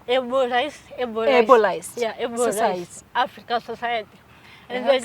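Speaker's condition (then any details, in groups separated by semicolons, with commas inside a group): Cerebral palsy; from birth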